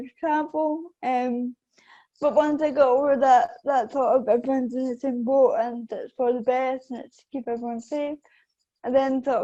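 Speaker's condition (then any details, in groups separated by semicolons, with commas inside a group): Cerebral palsy; affects balance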